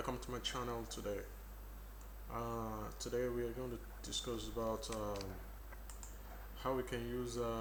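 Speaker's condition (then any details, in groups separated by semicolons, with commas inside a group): No condition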